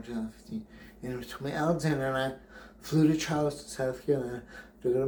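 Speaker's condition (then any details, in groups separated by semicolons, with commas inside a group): Brain injury; memory greatly affected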